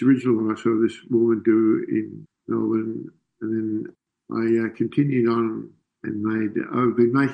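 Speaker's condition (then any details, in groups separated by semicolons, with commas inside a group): Parkinson's disease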